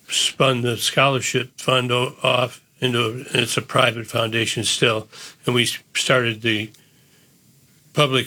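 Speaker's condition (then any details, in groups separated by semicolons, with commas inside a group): Parkinson's disease; posture and gait changes, earlier neck and shoulder surgeries missed diagnosis; once could not speak on live TV, diagnosed 2 days later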